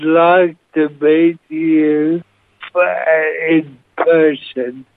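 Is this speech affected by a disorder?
Yes: motor neuron disease, severe; onset in feet with walking stick, progressive loss of movement, diagnosed at least 4-5 years ago; final stages, breathing mask, machine breathes for him, two minutes without it, Bethlehem Hospital; talking difficult, pauses with mouth closed to breathe, Scott Benton and Stefan Skoff talk for him.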